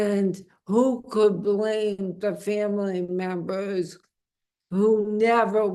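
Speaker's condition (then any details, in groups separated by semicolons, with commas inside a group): Amyotrophic lateral sclerosis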